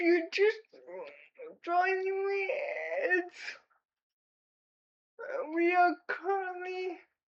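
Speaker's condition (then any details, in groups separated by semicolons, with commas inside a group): Cerebral palsy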